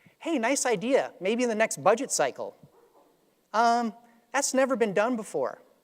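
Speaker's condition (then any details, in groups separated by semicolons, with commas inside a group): No condition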